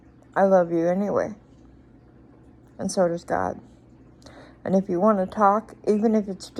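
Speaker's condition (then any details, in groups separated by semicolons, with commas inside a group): Cerebral palsy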